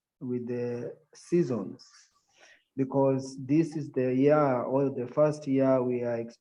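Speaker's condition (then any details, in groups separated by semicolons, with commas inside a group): No condition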